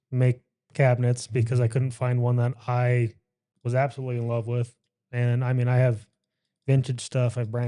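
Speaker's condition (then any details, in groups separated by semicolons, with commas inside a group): No condition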